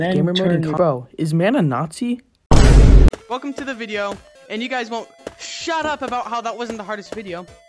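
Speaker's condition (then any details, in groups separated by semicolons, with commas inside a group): No condition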